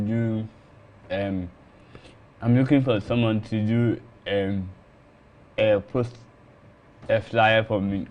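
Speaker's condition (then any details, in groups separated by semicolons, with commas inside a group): Cerebral palsy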